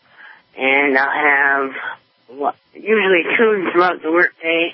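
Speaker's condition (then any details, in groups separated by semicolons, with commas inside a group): Throat cancer; throat cancer diagnosed last year, all intake via enteral feeding tube; recent loss of energy, hard to gain weight, recently started liquid multivitamin; unable to swallow anything by mouth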